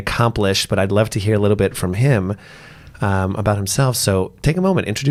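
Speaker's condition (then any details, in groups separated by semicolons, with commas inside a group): No condition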